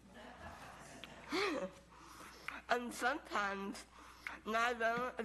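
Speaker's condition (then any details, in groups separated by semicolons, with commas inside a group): Moebius syndrome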